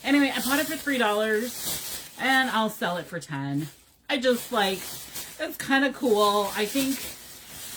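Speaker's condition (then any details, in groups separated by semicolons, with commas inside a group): No condition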